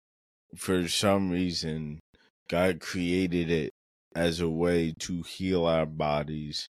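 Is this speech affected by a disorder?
Yes: cerebral palsy; muscles needing relaxation, never tried marijuana for it.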